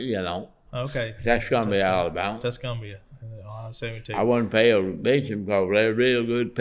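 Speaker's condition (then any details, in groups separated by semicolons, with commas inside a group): Parkinson's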